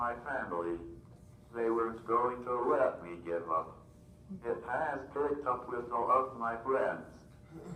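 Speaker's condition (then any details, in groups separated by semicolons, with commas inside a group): Cerebral palsy, athetoid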